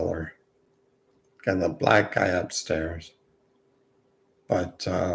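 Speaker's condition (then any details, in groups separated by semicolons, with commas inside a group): Multiple sclerosis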